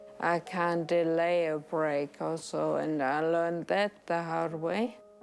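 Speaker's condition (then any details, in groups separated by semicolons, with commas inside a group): Traumatic brain injury, severe; struck by car while cycling, right-sided ataxia, one-sided weakness; about 16 months since injury, ongoing rehabilitation; speech affected, speaking again despite expectations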